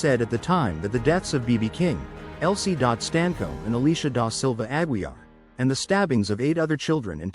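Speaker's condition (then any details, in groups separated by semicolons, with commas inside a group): No condition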